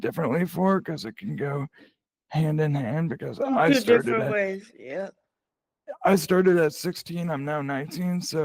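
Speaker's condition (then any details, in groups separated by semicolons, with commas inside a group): Cerebral palsy; present from birth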